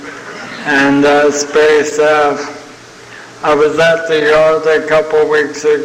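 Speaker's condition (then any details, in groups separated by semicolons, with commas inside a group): ALS (Lou Gehrig's disease); young onset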